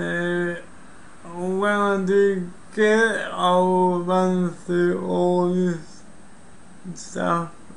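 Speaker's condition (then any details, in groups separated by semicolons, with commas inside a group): Cerebral palsy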